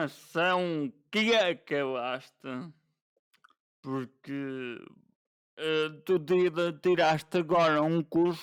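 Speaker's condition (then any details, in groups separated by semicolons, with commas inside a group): Cerebral palsy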